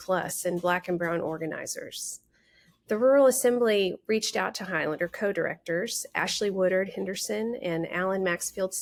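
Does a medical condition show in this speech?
No.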